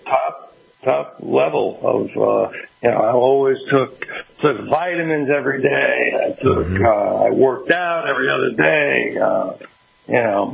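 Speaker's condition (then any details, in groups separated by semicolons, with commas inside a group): Aphasia; aphasia since sudden onset on a work day, over 17 years ago; initially unable to speak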